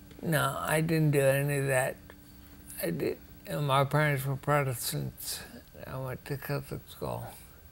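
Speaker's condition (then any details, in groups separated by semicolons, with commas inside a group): Ataxia; rare, progressive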